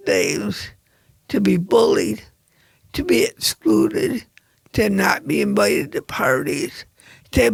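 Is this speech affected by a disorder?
Yes: cerebral palsy.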